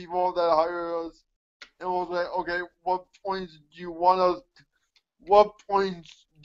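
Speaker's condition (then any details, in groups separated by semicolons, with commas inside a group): Cerebral palsy; mixed quadriplegia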